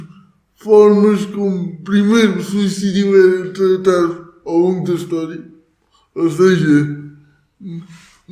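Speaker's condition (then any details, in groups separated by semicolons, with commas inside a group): Cerebral palsy; atypical speech, weekly speech therapy in childhood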